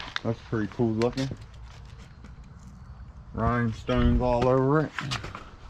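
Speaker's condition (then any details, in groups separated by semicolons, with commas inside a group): No condition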